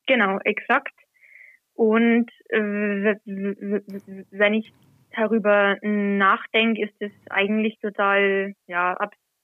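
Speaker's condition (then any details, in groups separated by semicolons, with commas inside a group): Stuttering; covert stuttering, noticed around age 10, hidden until age 21; no longer hiding stuttering, regularly reads gospel or epistle aloud as church lector; reading aloud not stutter-free, anticipates problem words, once hid by word switching and fillers, avoided t-words at school; prolonged sounds, blocks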